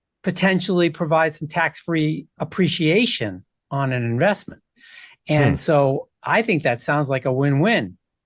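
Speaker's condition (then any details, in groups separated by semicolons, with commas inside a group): No condition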